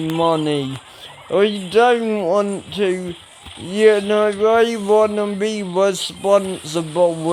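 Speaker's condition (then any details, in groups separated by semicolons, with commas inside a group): Ataxia; speech recently worse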